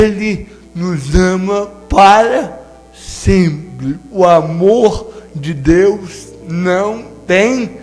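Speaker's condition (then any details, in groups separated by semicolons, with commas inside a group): Cerebral palsy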